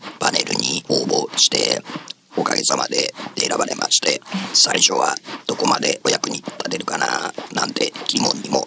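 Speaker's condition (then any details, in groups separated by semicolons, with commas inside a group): Laryngectomy, esophageal speech; voice lost with larynx removal, single words came after a while, improves with practice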